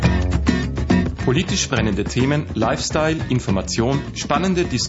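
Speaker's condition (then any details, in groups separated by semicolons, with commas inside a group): No condition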